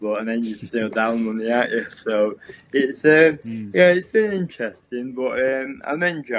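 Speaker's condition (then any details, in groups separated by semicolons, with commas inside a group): Cerebral palsy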